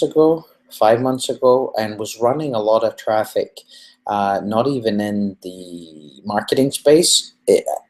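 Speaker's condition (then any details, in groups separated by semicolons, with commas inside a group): No condition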